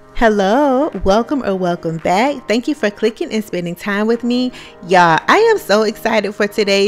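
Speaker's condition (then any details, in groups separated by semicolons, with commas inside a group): No condition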